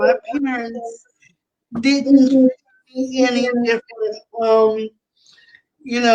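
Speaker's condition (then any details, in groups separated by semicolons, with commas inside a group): Cerebral palsy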